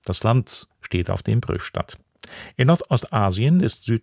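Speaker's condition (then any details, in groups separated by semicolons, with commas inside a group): No condition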